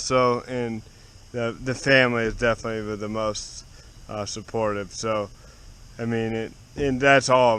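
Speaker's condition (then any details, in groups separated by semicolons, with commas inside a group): Cerebral palsy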